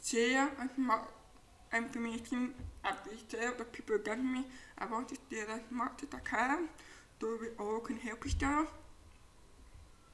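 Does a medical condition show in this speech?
Yes: profound deafness; present since birth, struggled with hearing before implant; cochlear implant two years ago, now hears many previously unheard sounds; unsure whether speech clear enough to understand, captions provided for accessibility.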